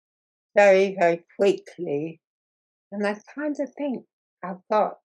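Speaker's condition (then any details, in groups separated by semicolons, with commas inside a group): Muscular dystrophy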